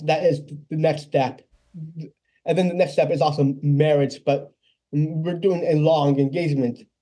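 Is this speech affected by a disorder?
Yes: Down syndrome; congenital, lifelong; age 26.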